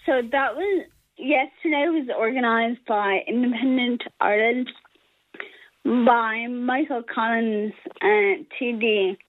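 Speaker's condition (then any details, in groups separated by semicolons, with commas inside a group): Friedreich's ataxia; muscle weakness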